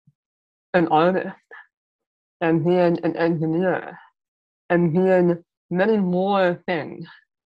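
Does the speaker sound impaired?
Yes: muscular dystrophy; mild speech impairment.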